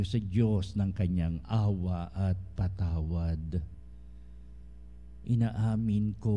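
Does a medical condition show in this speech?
No.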